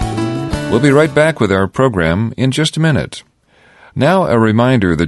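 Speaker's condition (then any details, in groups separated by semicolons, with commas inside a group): No condition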